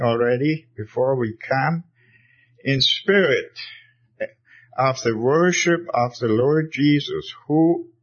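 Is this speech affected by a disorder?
No.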